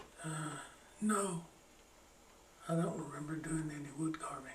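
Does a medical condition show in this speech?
Yes: Parkinson's; slowing down.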